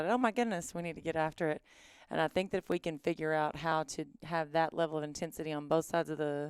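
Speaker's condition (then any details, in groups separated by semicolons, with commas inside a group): No condition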